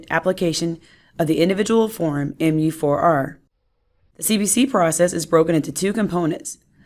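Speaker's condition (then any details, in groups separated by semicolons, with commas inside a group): No condition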